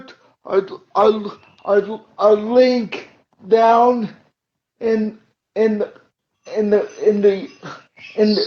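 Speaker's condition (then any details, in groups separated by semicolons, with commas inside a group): Cerebral palsy; uses wheelchair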